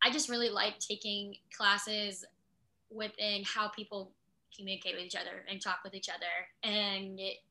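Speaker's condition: Cleft lip and palate; speech therapy in San Antonio after a later stroke

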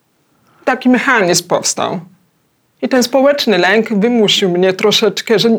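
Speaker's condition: Hard of hearing, cochlear implant

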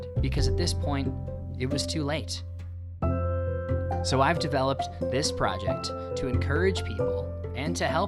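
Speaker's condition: No condition

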